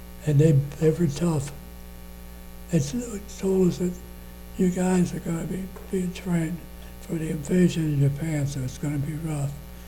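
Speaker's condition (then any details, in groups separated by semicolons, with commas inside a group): Parkinson's disease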